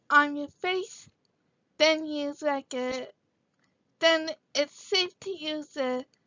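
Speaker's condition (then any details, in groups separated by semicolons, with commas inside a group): Cerebral palsy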